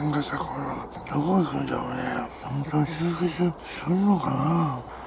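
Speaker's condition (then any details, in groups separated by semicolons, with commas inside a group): Tongue cancer, partial glossectomy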